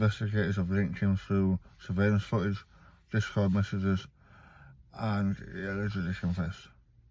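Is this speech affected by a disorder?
Yes: stage 4 tongue cancer, hemiglossectomy.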